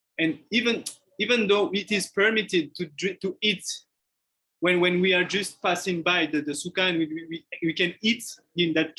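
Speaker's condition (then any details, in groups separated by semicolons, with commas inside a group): No condition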